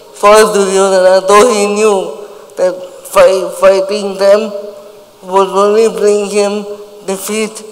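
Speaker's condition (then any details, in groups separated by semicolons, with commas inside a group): Cerebral palsy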